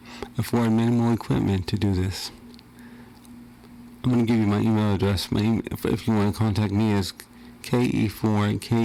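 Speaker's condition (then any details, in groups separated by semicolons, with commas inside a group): Cerebral palsy; wheelchair user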